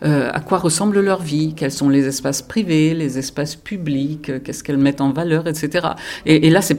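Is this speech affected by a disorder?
No.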